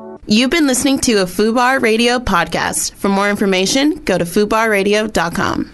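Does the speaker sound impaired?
No.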